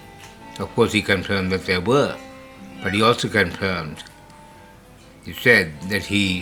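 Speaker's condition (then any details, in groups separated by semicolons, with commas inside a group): Slurred speech from poisoning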